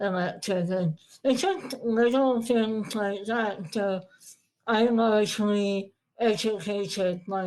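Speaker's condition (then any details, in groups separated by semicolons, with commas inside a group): Moebius syndrome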